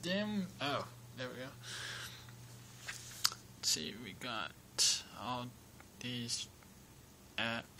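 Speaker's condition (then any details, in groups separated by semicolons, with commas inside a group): Cerebral palsy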